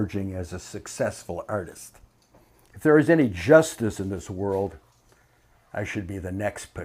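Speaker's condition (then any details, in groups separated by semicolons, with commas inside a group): No condition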